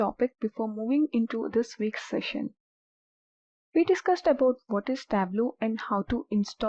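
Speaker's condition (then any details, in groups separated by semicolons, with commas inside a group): No condition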